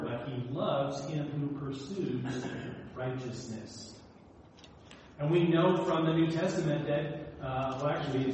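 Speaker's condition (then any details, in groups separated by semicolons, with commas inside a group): No condition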